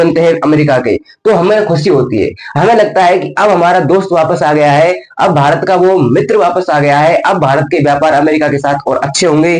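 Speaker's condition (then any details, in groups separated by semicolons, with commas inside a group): No condition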